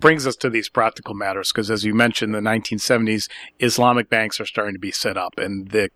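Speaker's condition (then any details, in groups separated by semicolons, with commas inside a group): No condition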